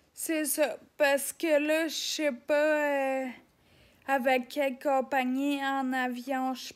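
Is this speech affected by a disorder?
Yes: ataxia; degenerative.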